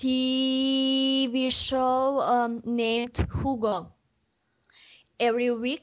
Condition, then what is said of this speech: Stuttering. Yes, it was, and I went 3 times and nothing changed. I still stutter, and so nothing changed.